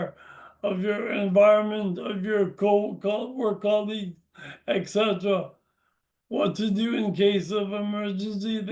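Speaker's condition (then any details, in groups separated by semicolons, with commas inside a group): Brain injury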